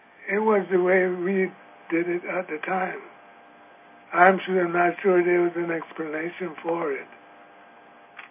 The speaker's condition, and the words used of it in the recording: Parkinson's disease. The gentleman may have difficulty in speaking right now, he's a rather amazing individual.